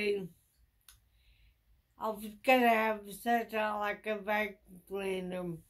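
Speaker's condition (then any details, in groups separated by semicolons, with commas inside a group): Traumatic brain injury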